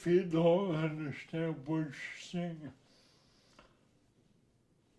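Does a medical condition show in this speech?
Yes: spinocerebellar ataxia type 6, SCA6; hereditary, affects walking and speech; long-standing difficulty climbing steps, doing well; speech affected, speech symptoms began early.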